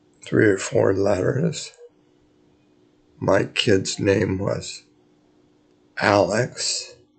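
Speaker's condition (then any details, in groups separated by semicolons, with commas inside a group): Multiple sclerosis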